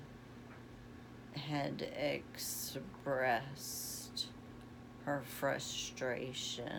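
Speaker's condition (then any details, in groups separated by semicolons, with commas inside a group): Essential tremor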